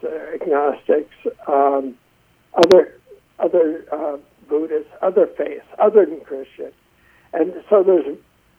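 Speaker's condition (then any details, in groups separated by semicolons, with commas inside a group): Essential tremor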